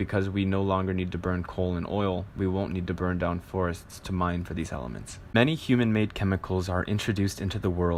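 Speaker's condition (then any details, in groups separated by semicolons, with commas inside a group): No condition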